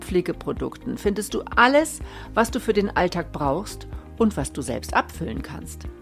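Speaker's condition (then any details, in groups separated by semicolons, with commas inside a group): No condition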